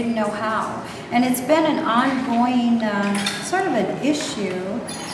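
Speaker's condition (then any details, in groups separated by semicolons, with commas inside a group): No condition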